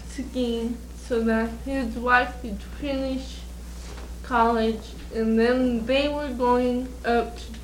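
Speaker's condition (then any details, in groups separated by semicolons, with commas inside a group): Cerebral palsy; revived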